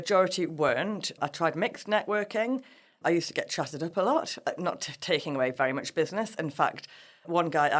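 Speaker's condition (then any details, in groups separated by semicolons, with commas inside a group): No condition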